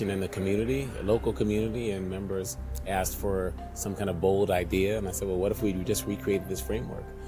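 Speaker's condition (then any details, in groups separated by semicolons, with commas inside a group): No condition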